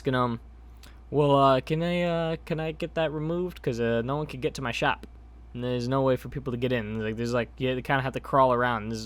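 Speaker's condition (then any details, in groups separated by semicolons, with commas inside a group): No condition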